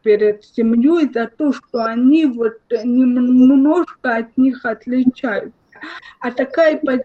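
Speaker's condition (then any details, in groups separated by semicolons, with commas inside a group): Cerebral palsy, spastic diplegia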